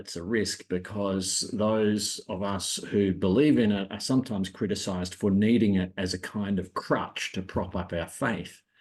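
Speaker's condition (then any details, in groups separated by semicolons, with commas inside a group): No condition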